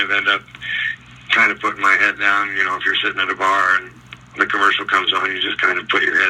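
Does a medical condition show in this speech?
No.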